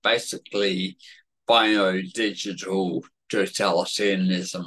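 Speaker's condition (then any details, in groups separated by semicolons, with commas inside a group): Cerebellar atrophy, genetic; affects speech and balance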